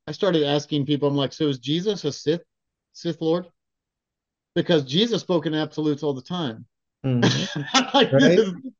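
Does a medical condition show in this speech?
No.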